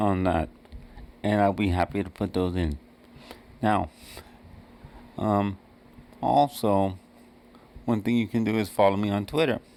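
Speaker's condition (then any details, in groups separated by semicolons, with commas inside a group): Cerebral palsy; wheelchair user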